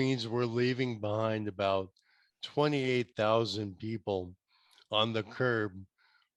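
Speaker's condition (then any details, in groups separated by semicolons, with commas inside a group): ALS; about four years since diagnosis, investigational therapy, earlier clinical trial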